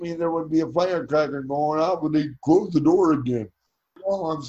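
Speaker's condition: Cerebral palsy; born unconscious with cord around neck

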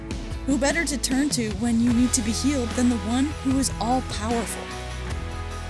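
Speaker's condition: No condition

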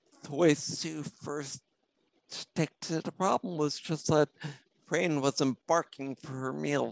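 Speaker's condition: Spinocerebellar ataxia; genetic cause, puzzled doctors for almost 40 years before diagnosis; symptoms for over 40 years, no definitive treatment, self-experimenting on own symptoms

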